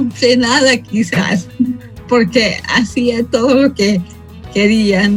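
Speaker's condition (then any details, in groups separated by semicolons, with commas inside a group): Cerebral palsy from birth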